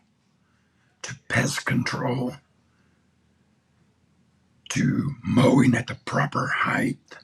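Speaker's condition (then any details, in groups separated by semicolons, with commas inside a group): Throat cancer; tracheostomy tube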